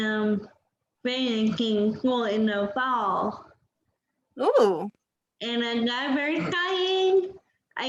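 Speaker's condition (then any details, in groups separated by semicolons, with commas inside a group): Cerebral palsy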